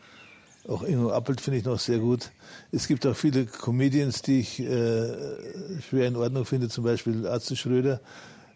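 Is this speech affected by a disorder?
Yes: Parkinson's disease; public for about 11 years, almost no tremor, feels symptom-free when well adjusted.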